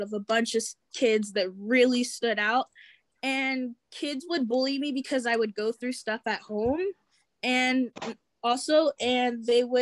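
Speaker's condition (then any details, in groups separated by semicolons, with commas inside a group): No condition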